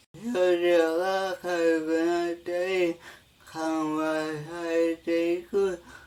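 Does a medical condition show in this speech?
Yes: cerebral palsy; severe, uses a wheelchair.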